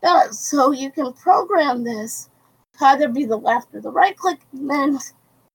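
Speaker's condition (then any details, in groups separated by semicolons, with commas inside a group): Cerebral palsy; quadriplegic, wheelchair user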